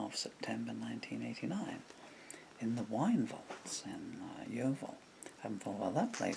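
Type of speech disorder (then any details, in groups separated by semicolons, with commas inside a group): Severe bulbar dysarthria; MND (progressive bulbar palsy)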